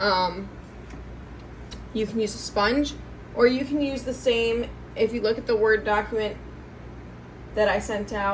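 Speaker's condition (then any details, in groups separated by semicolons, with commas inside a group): No condition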